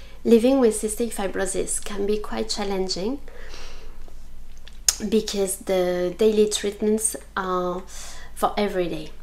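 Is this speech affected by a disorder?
No.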